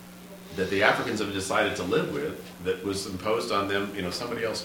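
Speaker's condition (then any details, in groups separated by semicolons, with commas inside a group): No condition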